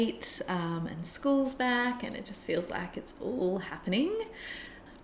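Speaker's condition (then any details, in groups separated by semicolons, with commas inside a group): No condition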